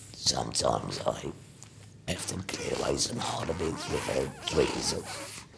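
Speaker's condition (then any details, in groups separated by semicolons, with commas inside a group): Total laryngectomy (acted); total laryngectomy, tracheoesophageal voice prosthesis, speaks occluding stoma; voice failed, poor stoma seal, air escape, improved after cleaning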